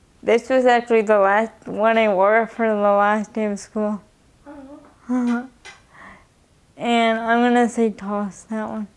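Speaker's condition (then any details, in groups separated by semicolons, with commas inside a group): Cerebral palsy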